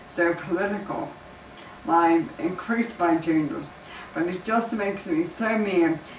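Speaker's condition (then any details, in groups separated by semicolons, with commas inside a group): ALS; lost use of arms; terminal stage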